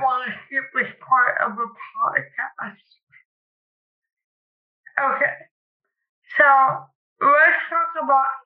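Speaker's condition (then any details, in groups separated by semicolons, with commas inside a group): Cerebral palsy; cerebral palsy since childhood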